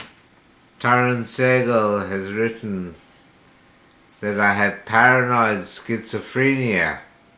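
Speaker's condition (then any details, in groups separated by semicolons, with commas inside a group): Slurred speech from poisoning; hypersalivation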